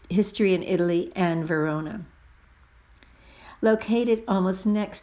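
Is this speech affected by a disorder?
No.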